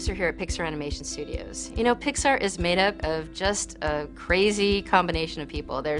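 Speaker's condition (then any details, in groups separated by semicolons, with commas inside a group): No condition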